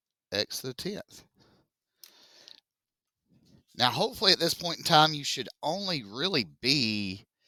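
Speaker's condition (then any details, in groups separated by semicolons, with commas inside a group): No condition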